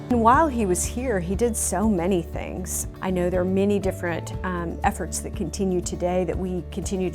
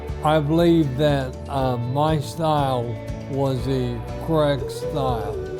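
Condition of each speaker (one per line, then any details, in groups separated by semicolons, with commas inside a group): No condition
ALS; few months since diagnosis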